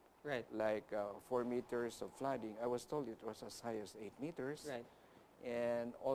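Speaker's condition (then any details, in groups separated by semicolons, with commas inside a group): No condition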